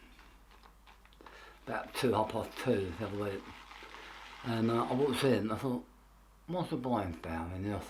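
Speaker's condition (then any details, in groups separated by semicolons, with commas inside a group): Tongue cancer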